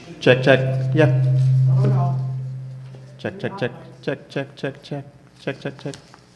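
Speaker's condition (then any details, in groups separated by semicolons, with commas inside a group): No condition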